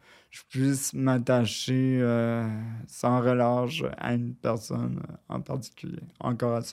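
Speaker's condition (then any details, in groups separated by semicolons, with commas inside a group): Cerebral palsy; brain damage, near quadriplegic, full use of left arm only, sensation preserved, wheelchair user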